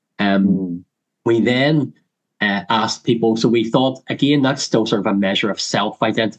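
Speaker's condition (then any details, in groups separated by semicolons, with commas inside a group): Cleft lip and palate; congenital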